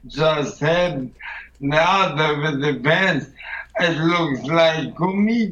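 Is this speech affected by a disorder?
Yes: ALS; progressive muscle weakness first noticed doing push-ups, initially blamed on accident; weight loss, falls, trouble using hands and arms, can no longer write; sounds drunk to strangers, voice weakened and more bubbling since Camino, wife Steffi helps explain.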